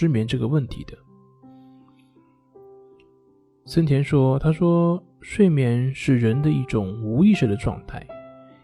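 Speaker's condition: No condition

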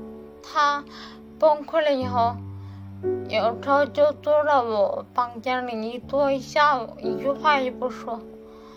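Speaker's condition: Cerebellar atrophy, hereditary; muffled articulation

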